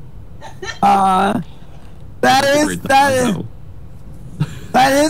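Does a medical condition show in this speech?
Yes: cerebral palsy; speech sounds drunk.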